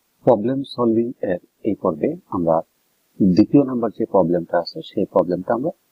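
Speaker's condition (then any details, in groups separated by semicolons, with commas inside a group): No condition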